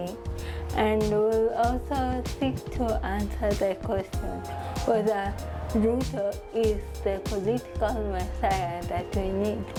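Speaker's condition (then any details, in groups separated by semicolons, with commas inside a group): Cerebral palsy; from birth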